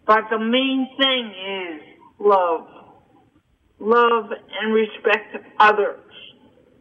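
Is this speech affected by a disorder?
Yes: cerebral palsy and hearing loss; congenital cerebral palsy and hearing loss from birth, seen by 7-9 doctors in New Jersey, told would never walk.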